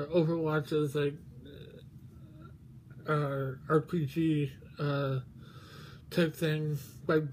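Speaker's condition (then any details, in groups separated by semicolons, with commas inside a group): Mobius syndrome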